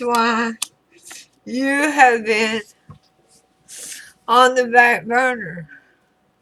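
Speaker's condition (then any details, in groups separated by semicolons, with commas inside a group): Throat cancer radiation damage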